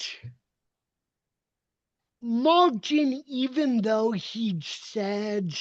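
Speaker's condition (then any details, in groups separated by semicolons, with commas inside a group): Cerebral palsy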